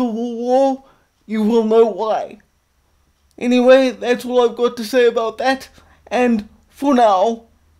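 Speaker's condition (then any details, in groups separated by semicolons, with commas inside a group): Quadriplegic cerebral palsy, severe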